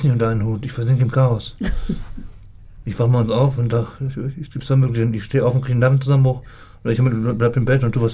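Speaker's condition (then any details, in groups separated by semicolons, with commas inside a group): Parkinson's disease; brainstem and movement affected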